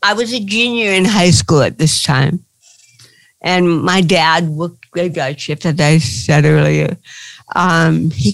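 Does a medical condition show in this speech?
Yes: cerebral palsy; since birth.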